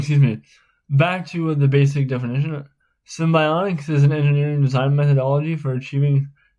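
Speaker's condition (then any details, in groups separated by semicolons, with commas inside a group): Spastic cerebral palsy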